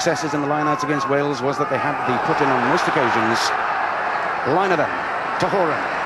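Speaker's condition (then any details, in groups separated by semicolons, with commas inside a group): No condition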